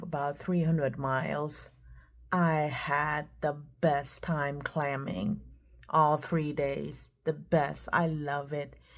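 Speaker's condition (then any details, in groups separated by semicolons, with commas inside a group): No condition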